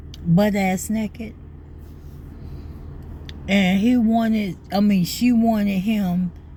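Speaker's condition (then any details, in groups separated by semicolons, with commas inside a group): ALS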